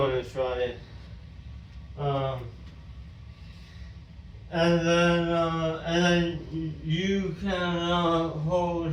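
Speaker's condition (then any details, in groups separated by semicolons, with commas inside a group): Tongue cancer surgery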